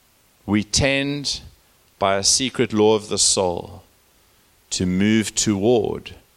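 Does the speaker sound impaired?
No.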